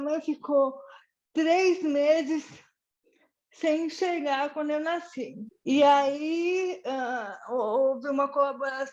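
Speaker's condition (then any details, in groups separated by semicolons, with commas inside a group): Cerebral palsy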